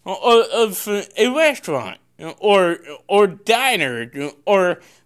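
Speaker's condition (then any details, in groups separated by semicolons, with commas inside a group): Cerebral palsy; congenital, no known medical cause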